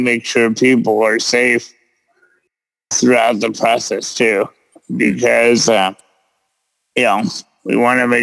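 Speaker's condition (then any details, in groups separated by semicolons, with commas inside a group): Cerebral palsy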